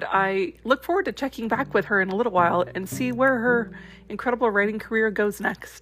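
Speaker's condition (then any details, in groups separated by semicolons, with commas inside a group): No condition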